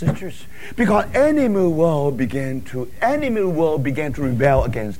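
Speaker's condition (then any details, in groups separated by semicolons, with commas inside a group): No condition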